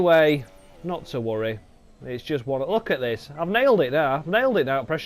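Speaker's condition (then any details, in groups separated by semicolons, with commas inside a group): No condition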